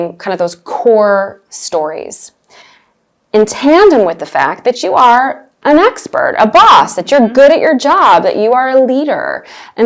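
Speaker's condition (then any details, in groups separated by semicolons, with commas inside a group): No condition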